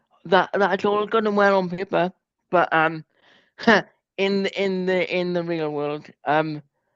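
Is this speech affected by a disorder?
Yes: cerebral palsy.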